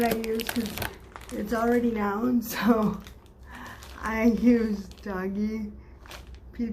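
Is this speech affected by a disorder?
Yes: cerebral palsy.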